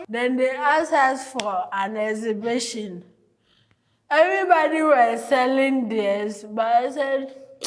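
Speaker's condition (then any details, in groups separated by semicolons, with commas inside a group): Cerebral palsy; from birth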